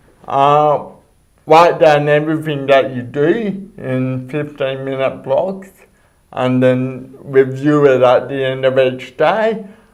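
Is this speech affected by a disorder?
Yes: cerebral palsy; speech.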